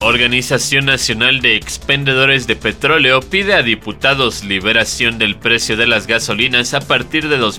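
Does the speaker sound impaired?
No.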